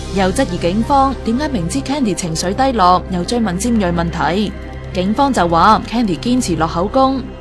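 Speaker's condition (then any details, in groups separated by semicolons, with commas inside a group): No condition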